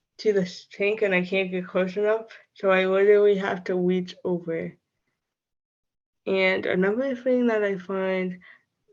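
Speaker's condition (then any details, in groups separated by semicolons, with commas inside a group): Cerebral palsy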